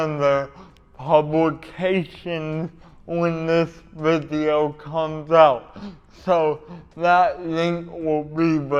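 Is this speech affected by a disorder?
Yes: cerebral palsy; uses adaptive equipment.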